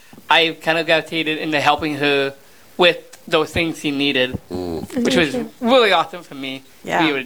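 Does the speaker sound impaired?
Yes: Down syndrome; 32 years old.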